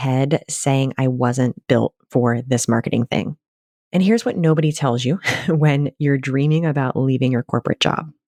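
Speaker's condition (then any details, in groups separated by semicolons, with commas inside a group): No condition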